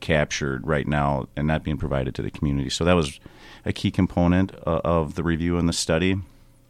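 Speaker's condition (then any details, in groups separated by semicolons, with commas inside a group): No condition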